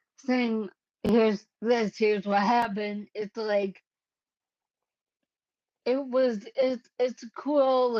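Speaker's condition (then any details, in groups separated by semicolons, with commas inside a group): Cerebellar ataxia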